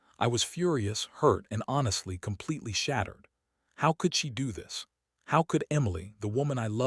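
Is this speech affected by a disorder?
No.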